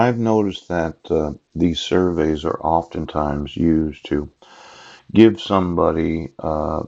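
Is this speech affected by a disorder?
No.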